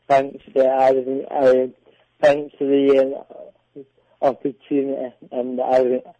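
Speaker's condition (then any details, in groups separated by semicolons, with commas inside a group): Cerebral palsy; back training straightened posture and shoulders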